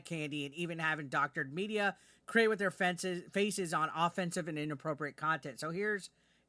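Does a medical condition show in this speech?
No.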